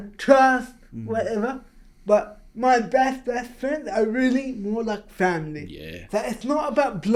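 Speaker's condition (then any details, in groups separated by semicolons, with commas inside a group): Cerebral palsy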